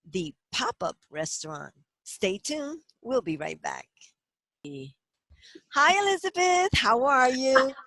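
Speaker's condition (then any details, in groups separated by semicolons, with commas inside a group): No condition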